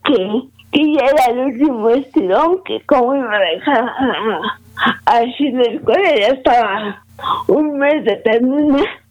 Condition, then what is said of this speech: Cerebral palsy. Tengo ciertas dificultades al hablar, al moverme, al tocar las cosas, pero